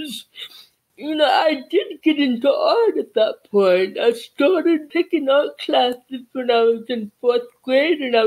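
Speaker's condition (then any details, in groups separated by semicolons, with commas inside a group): Cerebral palsy; childhood speech therapy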